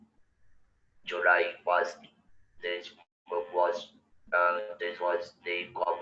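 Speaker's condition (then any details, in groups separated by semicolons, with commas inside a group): Total laryngectomy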